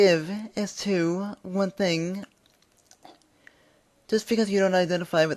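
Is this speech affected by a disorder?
Yes: cerebral palsy.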